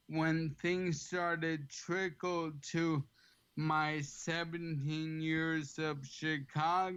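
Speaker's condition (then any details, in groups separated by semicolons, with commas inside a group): ALS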